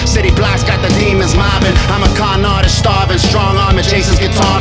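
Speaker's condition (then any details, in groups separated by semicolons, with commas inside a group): No condition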